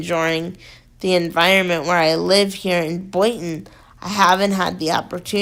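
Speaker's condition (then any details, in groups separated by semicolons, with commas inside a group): Cerebral palsy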